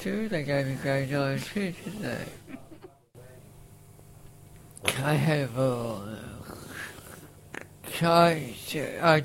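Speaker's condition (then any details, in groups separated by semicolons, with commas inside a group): Facioscapulohumeral muscular dystrophy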